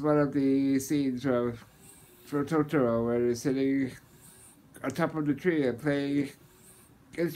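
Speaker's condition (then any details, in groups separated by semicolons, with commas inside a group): Muscular dystrophy, Duchenne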